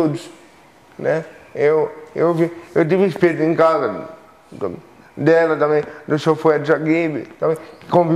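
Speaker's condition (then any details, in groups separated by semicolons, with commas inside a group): Cerebral palsy; from extreme premature birth, physical disability; age 31, near-normal functioning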